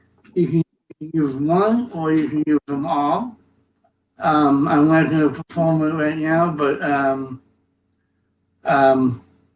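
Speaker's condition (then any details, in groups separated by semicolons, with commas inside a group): Cerebral palsy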